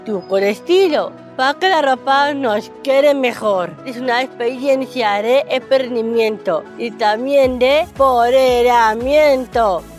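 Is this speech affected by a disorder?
Yes: Down syndrome; intellectual disability; age 32.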